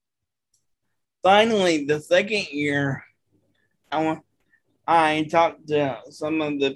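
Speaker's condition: Cerebral palsy; from birth

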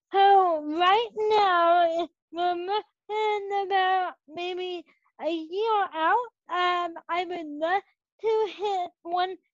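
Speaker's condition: Cerebral palsy; present from birth; age 21

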